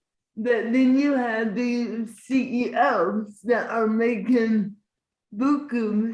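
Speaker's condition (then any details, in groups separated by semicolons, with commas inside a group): Cerebral palsy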